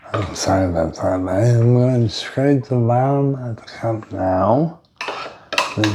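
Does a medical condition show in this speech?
Yes: brain injury.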